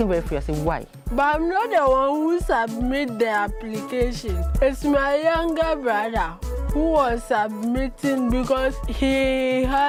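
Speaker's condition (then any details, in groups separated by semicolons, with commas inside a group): Cerebral palsy; from birth; 24 years since onset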